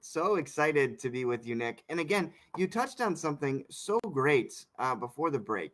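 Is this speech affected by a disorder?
No.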